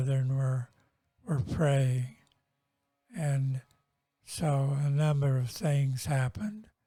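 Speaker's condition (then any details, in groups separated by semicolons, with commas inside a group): Multiple sclerosis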